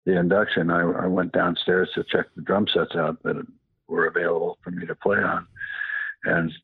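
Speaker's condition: Parkinson's; past cancer

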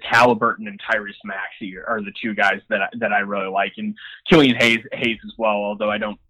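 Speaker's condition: No condition

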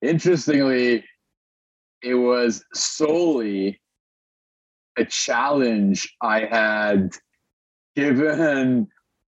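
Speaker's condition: Stutter; stutter since birth in Lebanon, speaking disability, breathing technique partly controls it, Toastmasters practice; stutters openly during interview, experienced public speaker; audible stutter, pauses may sound like internet lag; prolonged sounds, blocks

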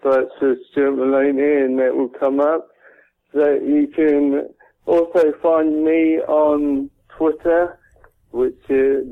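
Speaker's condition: Cerebral palsy; dead for 26 minutes at birth

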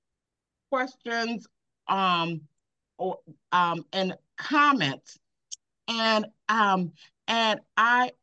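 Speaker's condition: Aphasia after stroke; cause stroke; comprehends well but cannot repeat, viewer describes speech as clear

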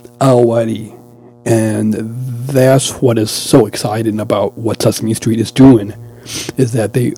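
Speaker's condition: Stuttering and language disorder; severe language disorder; prolonged sounds

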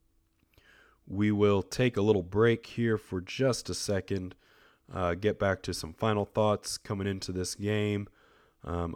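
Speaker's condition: No condition

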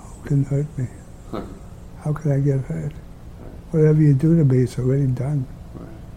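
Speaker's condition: Lou Gehrig's disease; ALS, terminal, onset mid-70s, early tiring walking half block, two years diagnosis to death, lost walking, standing, self-care; speech difficult but still possible, able to speak until nearly the end

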